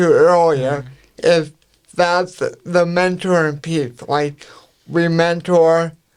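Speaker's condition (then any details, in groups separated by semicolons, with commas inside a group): Cerebral palsy; speech affected to an extent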